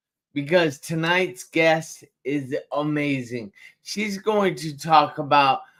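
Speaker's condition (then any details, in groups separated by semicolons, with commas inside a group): Traumatic brain injury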